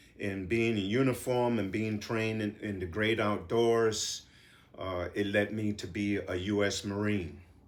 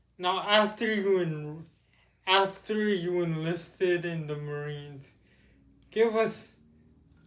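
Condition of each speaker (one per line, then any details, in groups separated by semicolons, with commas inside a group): No condition
Cerebral palsy; with developmental delay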